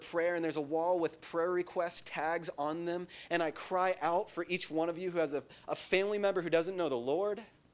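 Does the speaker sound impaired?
No.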